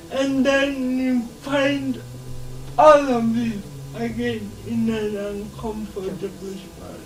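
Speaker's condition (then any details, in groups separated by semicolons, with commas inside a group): Cerebral palsy; since birth, affects muscles and joints, walks and moves independently, early intervention and therapy in childhood; age 26; slow speaker, listeners take time to understand, speaks verbally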